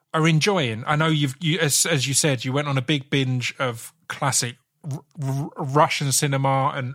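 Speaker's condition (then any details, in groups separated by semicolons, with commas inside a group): Stammer; stammer since childhood, attributed to almost dying as a child; stammer still present; repeated words, prolonged sounds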